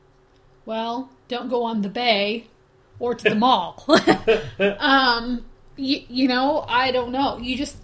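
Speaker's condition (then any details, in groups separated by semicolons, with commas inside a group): No condition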